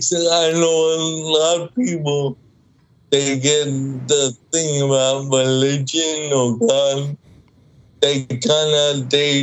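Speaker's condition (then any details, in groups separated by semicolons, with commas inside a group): Cerebral palsy, mild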